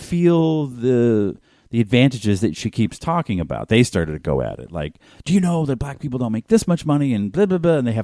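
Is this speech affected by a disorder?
No.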